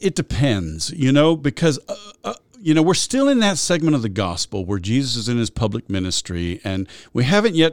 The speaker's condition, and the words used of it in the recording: No condition.